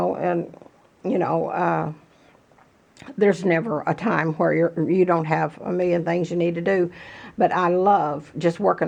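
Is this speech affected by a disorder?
No.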